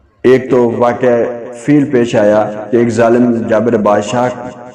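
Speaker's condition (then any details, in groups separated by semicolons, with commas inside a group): No condition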